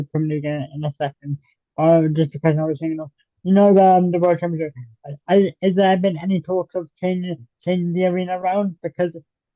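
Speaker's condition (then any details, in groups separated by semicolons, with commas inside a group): Cerebral palsy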